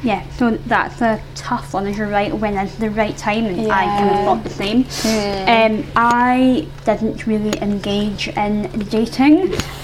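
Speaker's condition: Isolated cleft palate; sometimes exaggerated at cleft events

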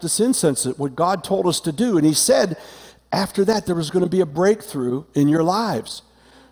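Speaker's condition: No condition

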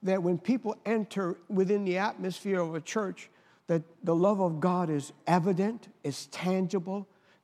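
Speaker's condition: No condition

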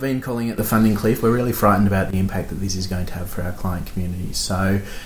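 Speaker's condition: No condition

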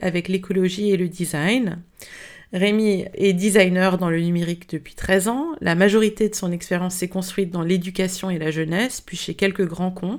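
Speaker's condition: No condition

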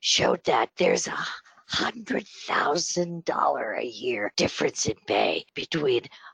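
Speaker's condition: Spasmodic dysphonia; on Botox treatment

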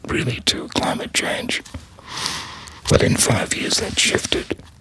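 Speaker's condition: Laryngectomy, voice prosthesis

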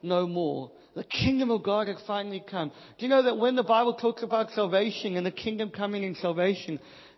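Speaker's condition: Cleft palate, Pierre Robin syndrome

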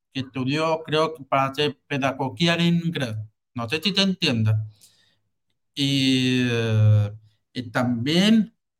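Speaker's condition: Hearing loss with cochlear implant; about 34

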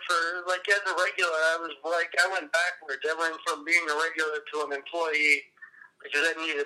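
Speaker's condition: Cerebral palsy; appearance likened to Parkinson's

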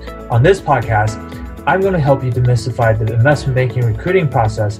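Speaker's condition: No condition

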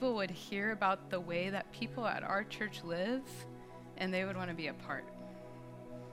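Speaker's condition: No condition

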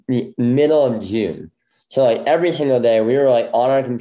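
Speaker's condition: Bilateral cleft lip; jaw surgery twice

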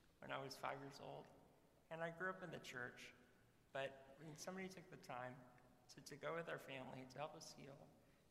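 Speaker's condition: Muscular dystrophy

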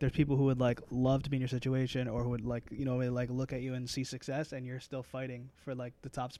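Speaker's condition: No condition

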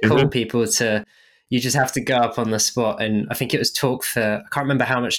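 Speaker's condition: No condition

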